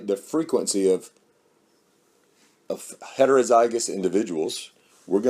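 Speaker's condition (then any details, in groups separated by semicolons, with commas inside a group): No condition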